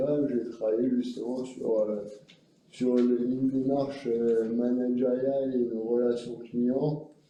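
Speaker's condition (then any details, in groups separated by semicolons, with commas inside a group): Cerebral palsy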